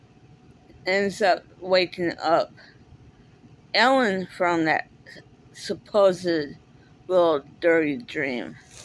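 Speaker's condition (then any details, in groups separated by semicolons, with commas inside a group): Cerebral palsy; speaks differently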